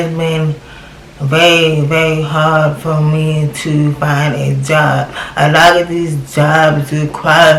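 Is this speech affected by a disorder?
Yes: cerebral palsy.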